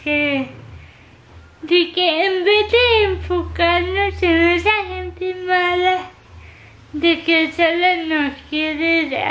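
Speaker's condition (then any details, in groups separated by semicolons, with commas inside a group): Cerebral palsy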